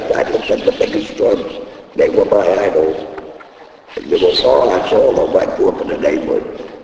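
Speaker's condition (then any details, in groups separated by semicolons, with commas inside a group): Laryngectomy; voice box removed by operation, device placed in throat, voice first lost at racetrack; still talking after voice box removal; speaks using device in throat, needs thumb to talk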